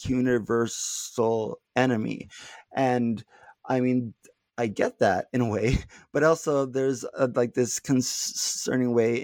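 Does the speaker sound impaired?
Yes: stuttering; little stuttering during this recording; not stuttering much at time of recording; here prolonged sounds.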